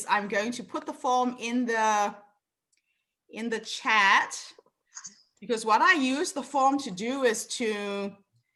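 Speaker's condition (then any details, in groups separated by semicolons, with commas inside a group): No condition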